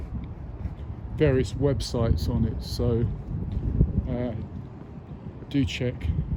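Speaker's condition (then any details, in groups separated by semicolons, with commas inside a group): No condition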